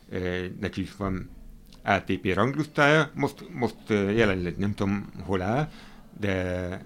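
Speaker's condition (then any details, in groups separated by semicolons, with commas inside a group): Hearing impairment, hard of hearing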